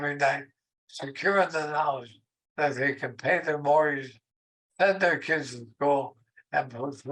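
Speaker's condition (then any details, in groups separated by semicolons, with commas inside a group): ALS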